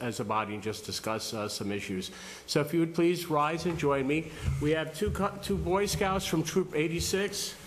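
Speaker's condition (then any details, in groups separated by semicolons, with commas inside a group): No condition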